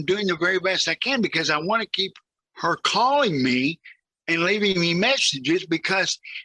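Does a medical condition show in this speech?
Yes: cerebral palsy.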